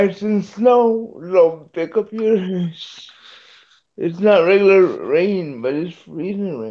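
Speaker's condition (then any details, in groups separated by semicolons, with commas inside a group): Cerebral palsy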